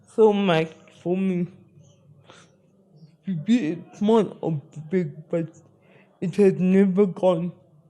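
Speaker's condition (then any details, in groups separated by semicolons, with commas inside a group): Spastic cerebral palsy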